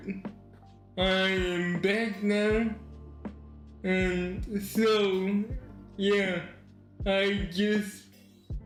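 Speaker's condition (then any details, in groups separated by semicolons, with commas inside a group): Cerebral palsy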